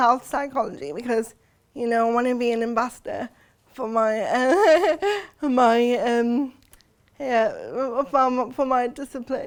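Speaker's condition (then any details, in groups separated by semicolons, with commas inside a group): Cerebral palsy; since birth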